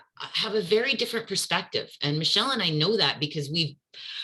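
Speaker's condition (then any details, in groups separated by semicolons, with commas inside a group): No condition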